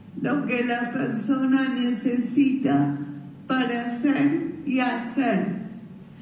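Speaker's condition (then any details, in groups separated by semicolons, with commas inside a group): Cerebral palsy; speech affected by condition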